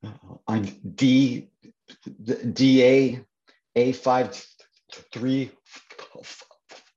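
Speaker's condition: Stuttering; stutter since at least teenage years, ongoing near age 50; speaks at support groups for people and children who stutter; certain words and sounds hardest, stacks up vocabulary, circumlocution, quickly finds other wording to ease stutter; repeated sounds

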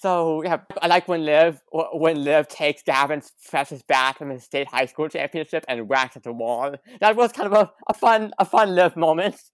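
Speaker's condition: Stutter; stutter persisting into adulthood; mild stutter, still trying to overcome it; stutters multiple times in podcast recordings, stutters clipped out in editing; prolonged sounds

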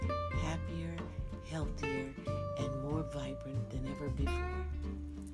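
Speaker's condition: No condition

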